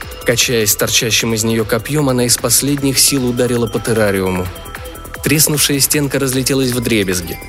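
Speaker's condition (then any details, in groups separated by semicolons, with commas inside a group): No condition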